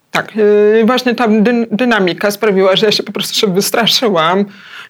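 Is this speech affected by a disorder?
Yes: hard of hearing, cochlear implant; electronic device must be protected from rain and water.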